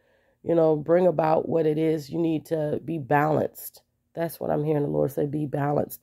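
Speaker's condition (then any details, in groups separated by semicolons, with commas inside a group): No condition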